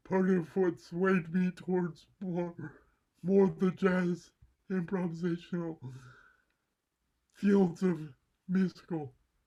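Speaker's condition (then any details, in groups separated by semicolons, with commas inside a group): Cerebral palsy; mild left side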